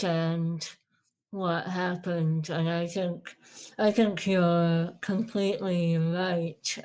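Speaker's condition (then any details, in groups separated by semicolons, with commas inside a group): Moebius syndrome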